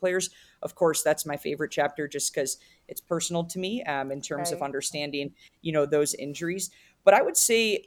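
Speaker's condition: No condition

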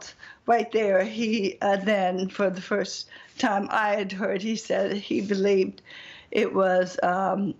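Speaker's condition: Bulbar ALS; bulbar onset ALS, speech, swallow and breathing presentation, expected faster progression, voice expected to go sooner; recently diagnosed, choking first then speech changes, careful eating, breathing difficulty when choking, stamina can wane; lisp, difficulty with articulation, effortful tongue movement, not speaking clearly, ALS impact audible

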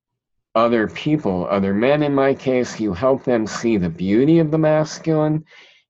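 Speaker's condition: Cleft palate; present since childhood

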